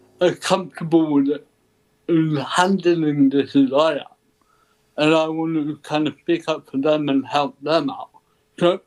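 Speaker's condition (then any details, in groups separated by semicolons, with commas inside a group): Cerebral palsy; ataxic type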